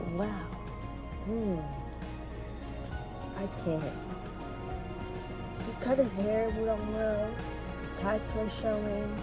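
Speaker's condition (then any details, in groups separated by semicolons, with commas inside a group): Cerebral palsy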